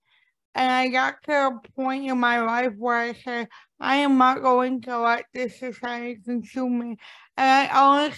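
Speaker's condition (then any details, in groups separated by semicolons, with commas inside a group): Cerebral palsy; since birth, diagnosed at age 2, arthritis since age 30, becoming less ambulatory, cannot stand long even assisted; speech mocked for years for how it sounds, speaks on podcasts, avoids speaking in TikTok videos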